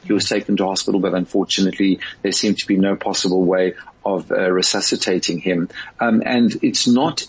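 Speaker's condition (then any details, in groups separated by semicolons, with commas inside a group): No condition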